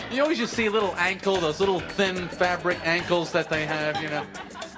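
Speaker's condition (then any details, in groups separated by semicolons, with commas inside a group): No condition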